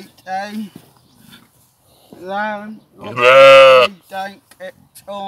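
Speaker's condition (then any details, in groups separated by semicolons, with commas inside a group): Cerebral palsy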